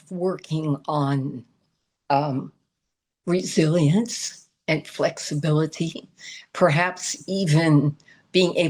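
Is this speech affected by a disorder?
No.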